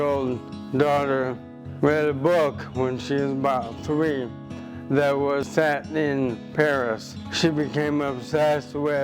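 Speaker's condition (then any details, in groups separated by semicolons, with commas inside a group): ALS; affects arms, hands, neck, tongue, lips, cheeks, throat; in phase three stem cell trial; slurred, poor speech, expects to lose speech entirely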